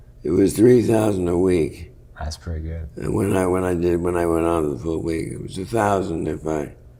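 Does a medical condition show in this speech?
Yes: Parkinson's; worsening, often debilitating.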